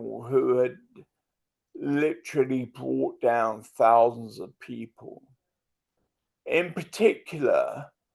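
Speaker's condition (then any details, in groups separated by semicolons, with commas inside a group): Multiple sclerosis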